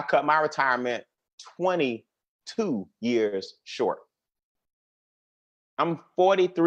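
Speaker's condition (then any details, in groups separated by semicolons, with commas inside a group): No condition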